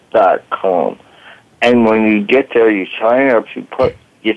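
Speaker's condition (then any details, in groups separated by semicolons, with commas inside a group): Voice box damage from tracheostomy; 1-2 week coma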